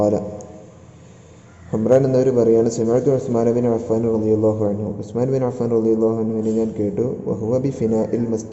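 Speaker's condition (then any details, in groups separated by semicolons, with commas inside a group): No condition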